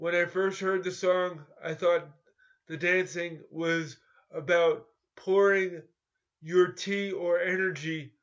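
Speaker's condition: Cerebral palsy; cerebral palsy since childhood

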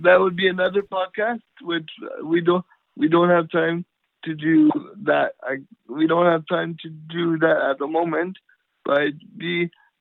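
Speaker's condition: Cerebral palsy; power wheelchair

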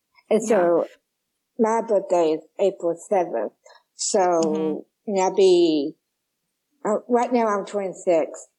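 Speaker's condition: Down syndrome

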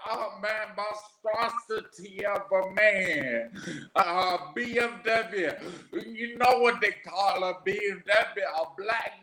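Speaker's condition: Aphasia after stroke; onset as young man

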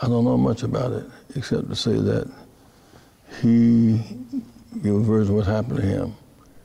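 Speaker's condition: Parkinson's disease; exaggerated movements

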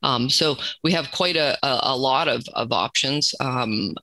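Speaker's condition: No condition

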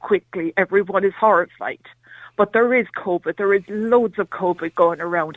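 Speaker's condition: No condition

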